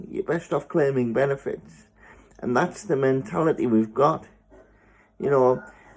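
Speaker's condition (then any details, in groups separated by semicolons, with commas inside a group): Spastic cerebral palsy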